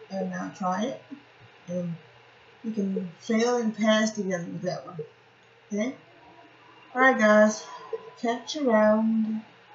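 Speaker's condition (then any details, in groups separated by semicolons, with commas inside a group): Cerebral palsy; since childhood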